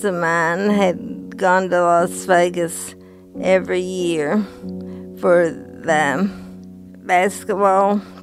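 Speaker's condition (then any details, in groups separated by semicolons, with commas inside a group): Parkinson's disease; onset early 50s, first full-body tremor with fall, Requip for years, symptom-free, dose increased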